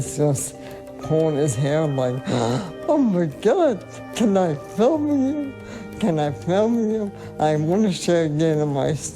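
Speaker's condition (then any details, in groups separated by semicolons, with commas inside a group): ALS; over 25 years since onset, uses cannabis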